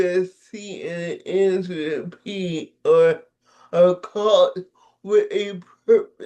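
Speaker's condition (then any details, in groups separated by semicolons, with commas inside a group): Cerebral palsy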